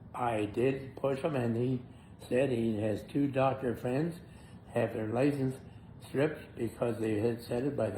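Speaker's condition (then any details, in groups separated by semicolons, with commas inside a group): Motor neuron disease; recently diagnosed after breathing problems; shortness of breath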